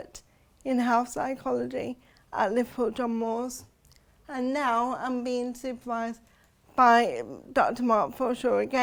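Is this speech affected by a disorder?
Yes: cerebral palsy; since birth.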